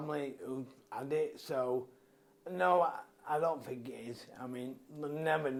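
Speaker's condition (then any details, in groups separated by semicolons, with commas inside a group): Motor neurone disease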